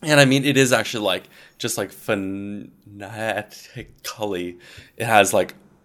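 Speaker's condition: Stuttering; stuttering since early childhood, onset not clearly remembered, long-standing anxiety around communication; stutters during interview, significantly more on the word stutter; moments of stuttering amid fluent speech; prolonged sounds, blocks

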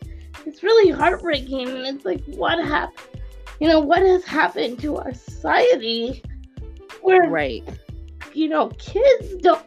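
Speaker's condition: Cerebral palsy; quadriplegic

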